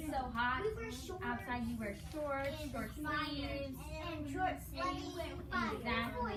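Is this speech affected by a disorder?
No.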